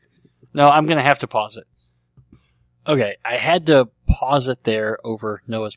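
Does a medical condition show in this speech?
Yes: cleft lip and palate; treated as a baby.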